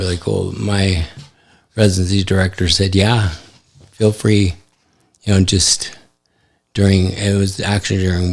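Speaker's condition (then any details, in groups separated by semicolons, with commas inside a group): ALS; affects hand function; recently diagnosed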